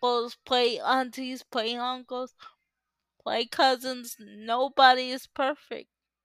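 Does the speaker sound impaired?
Yes: cerebral palsy; uses power wheelchair.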